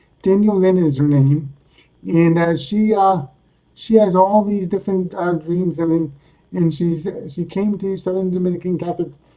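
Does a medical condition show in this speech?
Yes: cerebral palsy; speaks coherently.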